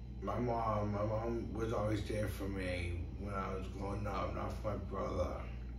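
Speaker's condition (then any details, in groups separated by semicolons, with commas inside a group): Brain injury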